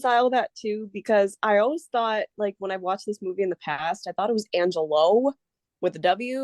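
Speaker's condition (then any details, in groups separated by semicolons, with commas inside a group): No condition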